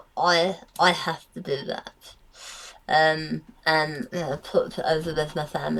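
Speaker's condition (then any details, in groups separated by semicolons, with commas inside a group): Tongue cancer; surgery, radiotherapy, immunotherapy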